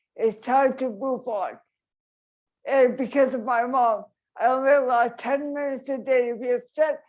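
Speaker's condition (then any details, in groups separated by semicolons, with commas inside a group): Traumatic brain injury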